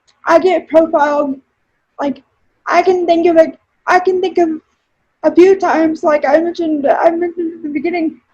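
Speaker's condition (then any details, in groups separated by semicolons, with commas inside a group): Cerebral palsy, spastic, mild; power wheelchair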